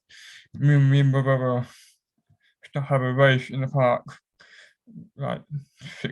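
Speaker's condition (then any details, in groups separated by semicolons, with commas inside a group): Cerebral palsy; affects whole body; cramps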